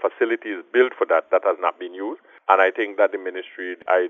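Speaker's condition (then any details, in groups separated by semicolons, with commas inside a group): No condition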